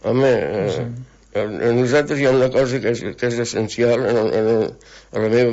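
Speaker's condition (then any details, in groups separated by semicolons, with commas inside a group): Parkinson's disease; weekly supervised table tennis program, Cert Tenis Taula with Àrea Bàsica de Salut de l'Escala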